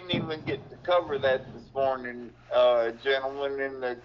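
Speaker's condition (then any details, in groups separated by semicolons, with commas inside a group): Cerebral palsy; mobility affected, previously off feet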